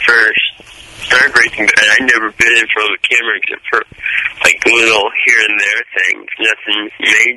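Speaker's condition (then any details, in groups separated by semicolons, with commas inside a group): Cerebral palsy, mild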